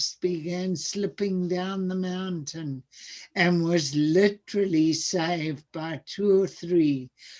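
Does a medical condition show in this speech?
Yes: cerebral palsy; speech sounds atypical.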